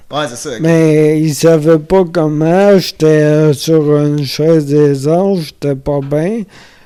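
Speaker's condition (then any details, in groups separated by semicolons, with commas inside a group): Amyotrophic lateral sclerosis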